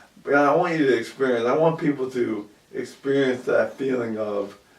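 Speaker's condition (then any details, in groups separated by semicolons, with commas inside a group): ALS; about 2 years since onset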